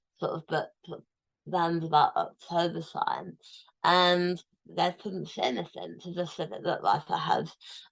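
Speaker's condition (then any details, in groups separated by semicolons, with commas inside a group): Tongue cancer, tongue removed; almost entire tongue removed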